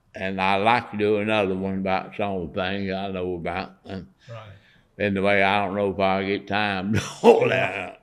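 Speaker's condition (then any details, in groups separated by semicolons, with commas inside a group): Parkinson's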